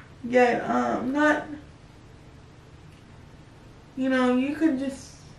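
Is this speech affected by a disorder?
Yes: cerebral palsy; able to talk.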